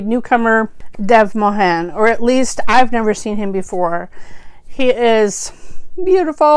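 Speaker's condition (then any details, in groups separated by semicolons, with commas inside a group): No condition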